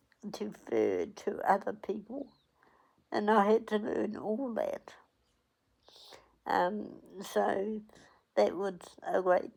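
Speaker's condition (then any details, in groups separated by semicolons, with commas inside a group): Cerebral palsy; onset at 8 days old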